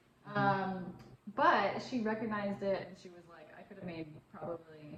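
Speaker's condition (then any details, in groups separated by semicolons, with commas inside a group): No condition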